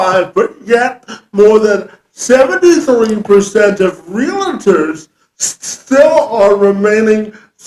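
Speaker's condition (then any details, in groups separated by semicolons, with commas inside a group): Cerebral palsy; present from birth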